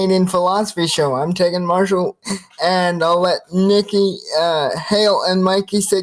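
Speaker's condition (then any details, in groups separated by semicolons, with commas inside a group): Cerebral palsy, spastic quadriplegia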